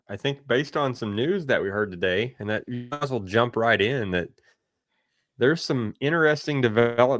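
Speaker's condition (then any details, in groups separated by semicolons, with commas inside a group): No condition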